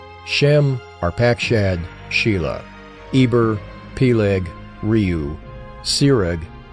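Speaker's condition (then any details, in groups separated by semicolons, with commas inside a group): No condition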